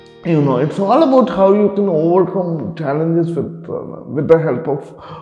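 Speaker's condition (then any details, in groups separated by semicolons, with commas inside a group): Cerebral palsy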